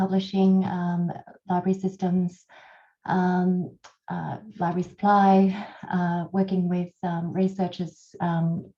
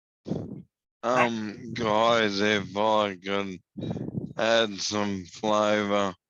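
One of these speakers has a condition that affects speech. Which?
The second: motor neurone disease.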